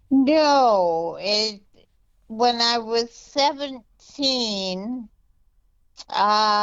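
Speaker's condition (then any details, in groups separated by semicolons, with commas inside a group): Multiple sclerosis; diagnosed at age 17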